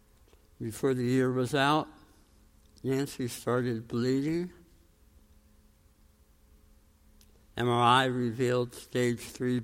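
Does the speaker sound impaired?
Yes: tongue cancer, jaw reconstruction, osteonecrosis of jaw after radiation; jaw transplant in Miami.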